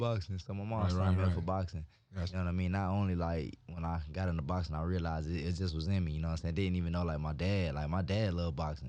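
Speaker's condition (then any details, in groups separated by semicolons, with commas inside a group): No condition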